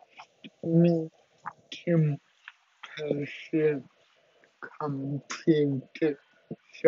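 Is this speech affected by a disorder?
Yes: cerebral palsy.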